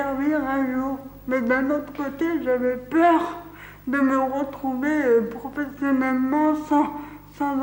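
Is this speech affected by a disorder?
Yes: cerebral palsy.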